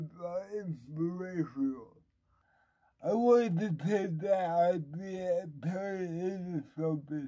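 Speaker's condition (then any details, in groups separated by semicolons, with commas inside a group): Cerebral palsy; more than 30 years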